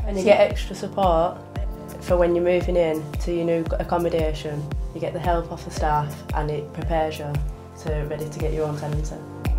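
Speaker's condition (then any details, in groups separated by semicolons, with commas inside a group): No condition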